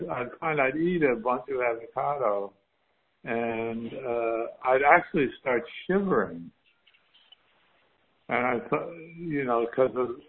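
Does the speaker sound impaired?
Yes: Parkinson's; some symptoms gradually improved with persistent proactive self-care.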